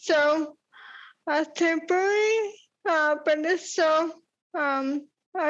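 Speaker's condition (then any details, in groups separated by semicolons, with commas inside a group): ALS; about 8 years since diagnosis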